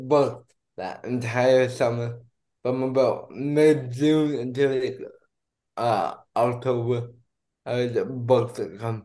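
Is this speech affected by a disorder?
Yes: cerebral palsy; diagnosed at two months old, caused by cardiac arrest, heart stopped twice, physical therapy when younger.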